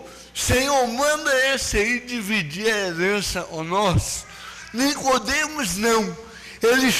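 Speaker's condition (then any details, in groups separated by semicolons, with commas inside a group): Cerebral palsy; no speech as child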